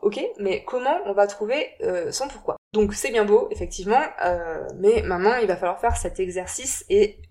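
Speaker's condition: No condition

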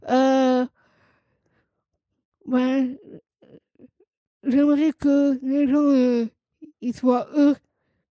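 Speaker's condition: Down syndrome, trisomy 21

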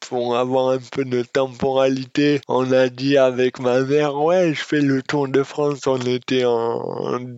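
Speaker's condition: Dystonia; congenital

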